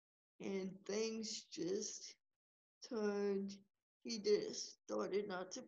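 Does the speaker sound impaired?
Yes: cerebral palsy; age 32, wheelchair user.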